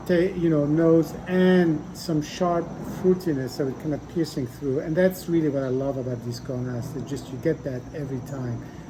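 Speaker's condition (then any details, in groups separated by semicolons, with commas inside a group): No condition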